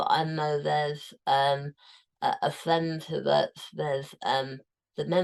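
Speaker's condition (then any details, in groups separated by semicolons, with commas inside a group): Tongue cancer, tongue removed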